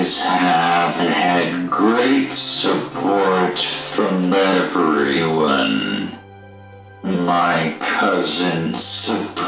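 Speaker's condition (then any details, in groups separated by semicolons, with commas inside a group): ALS; needs help getting out of bed and moving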